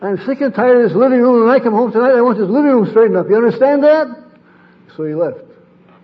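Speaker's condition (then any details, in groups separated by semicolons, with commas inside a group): Parkinson's disease; sleep disrupted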